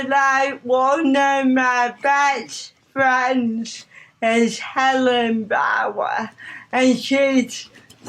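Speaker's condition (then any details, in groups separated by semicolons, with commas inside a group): Cerebral palsy; talks a bit slower than others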